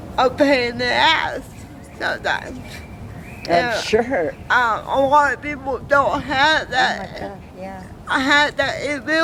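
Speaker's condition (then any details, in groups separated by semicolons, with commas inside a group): Cerebral palsy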